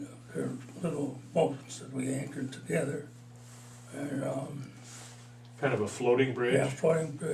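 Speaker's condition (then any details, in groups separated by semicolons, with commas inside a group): Parkinson's disease, mild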